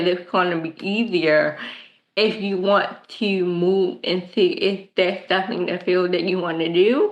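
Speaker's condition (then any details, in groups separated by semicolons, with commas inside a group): Cerebral palsy; present since birth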